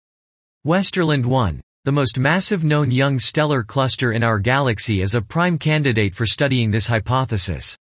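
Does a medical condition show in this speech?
No.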